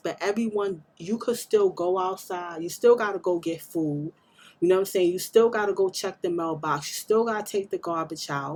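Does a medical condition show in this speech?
No.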